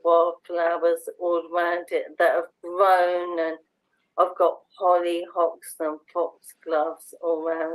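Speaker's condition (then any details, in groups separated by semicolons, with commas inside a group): Motor neurone disease; bulbar onset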